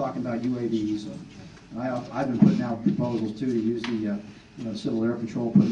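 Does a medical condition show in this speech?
No.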